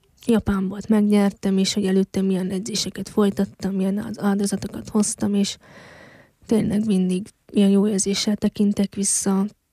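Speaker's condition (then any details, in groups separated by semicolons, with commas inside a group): Hearing loss since infancy; wears hearing device, not allowed at deaf competitions, zero hearing without device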